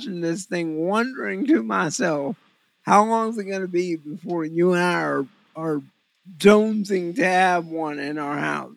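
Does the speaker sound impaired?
Yes: cerebral palsy; visual focusing difficulty.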